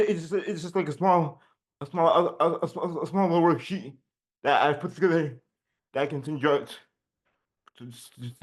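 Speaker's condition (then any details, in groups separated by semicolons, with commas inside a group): Generalized dystonia; generalized, childhood onset; since childhood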